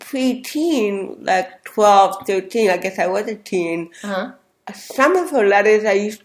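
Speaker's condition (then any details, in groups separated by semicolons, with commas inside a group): Cerebral palsy; speech therapy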